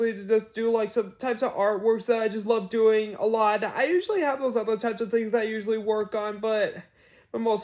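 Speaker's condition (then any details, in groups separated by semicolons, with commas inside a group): No condition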